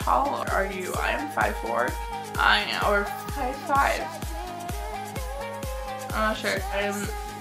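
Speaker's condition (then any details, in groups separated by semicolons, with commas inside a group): Cerebral palsy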